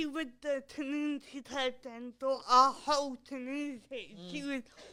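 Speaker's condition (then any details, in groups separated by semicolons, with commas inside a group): Cerebral palsy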